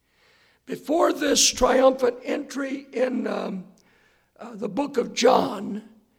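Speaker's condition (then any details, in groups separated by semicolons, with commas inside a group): Hoarseness after vocal cord surgery; hoarse voice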